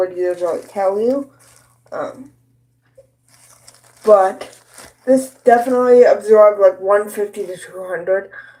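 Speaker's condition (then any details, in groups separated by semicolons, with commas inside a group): Cerebral palsy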